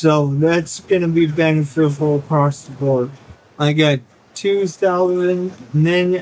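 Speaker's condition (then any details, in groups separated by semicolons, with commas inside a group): Cerebral palsy; only one hand usable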